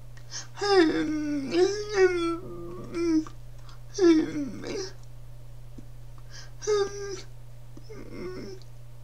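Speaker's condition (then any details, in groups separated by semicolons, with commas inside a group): Cerebral palsy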